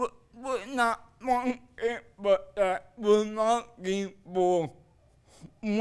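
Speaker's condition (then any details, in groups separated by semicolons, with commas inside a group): Cerebral palsy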